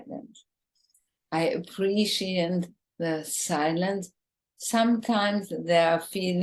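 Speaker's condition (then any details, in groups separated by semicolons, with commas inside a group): ALS, bulbar form, bulbar onset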